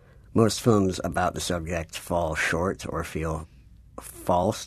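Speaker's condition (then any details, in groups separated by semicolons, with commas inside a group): Cleft palate; cleft palate possibly audible in voice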